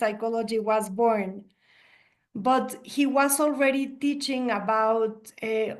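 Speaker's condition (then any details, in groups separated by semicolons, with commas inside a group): No condition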